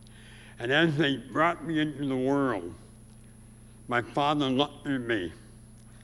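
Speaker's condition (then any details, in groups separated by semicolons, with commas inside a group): Severe speech impediment; about age 84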